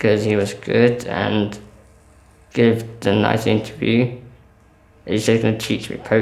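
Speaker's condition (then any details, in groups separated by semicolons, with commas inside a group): Muscular dystrophy; age 20, overnight ventilator, hoisted into bed, night feeding; needs overnight ventilated breathing support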